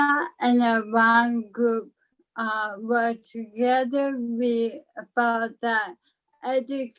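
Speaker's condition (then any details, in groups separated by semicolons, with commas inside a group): ALS; slight speech impairment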